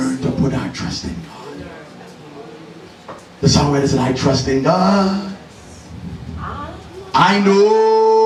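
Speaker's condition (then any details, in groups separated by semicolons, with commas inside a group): No condition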